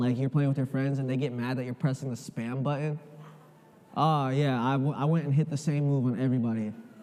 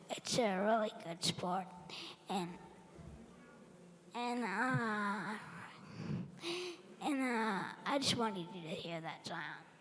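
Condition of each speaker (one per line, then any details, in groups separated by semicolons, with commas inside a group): No condition
Cerebral palsy; from birth, weak legs, uses walker; walker lifelong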